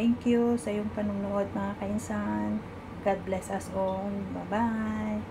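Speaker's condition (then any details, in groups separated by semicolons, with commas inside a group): No condition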